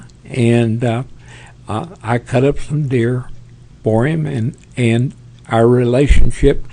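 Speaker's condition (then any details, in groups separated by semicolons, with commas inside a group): Parkinson's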